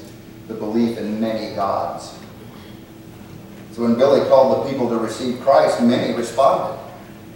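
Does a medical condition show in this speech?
No.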